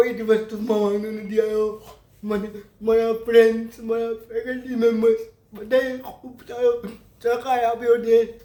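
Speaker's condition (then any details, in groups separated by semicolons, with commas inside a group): Cerebral palsy; from birth, uses legs for tasks and computer; age 30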